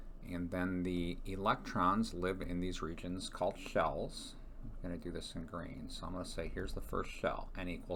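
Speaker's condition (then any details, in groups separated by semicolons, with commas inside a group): No condition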